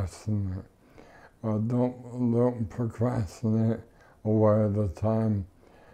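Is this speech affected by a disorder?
Yes: ALS.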